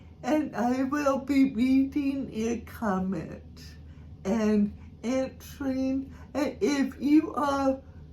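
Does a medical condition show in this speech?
Yes: cerebral palsy.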